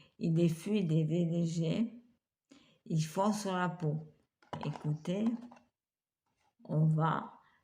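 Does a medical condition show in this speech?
Yes: multiple sclerosis.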